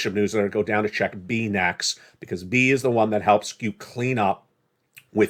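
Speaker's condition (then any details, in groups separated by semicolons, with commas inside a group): No condition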